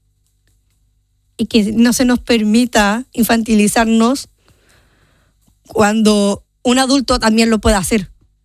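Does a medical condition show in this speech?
Yes: Down syndrome; genetic condition.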